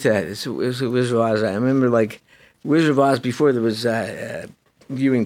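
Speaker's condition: Parkinson's disease; young onset

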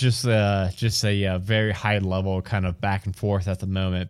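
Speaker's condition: No condition

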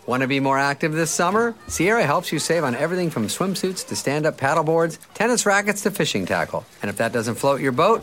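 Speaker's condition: No condition

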